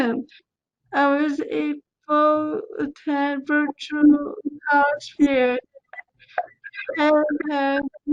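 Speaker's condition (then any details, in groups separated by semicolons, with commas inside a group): Cerebral palsy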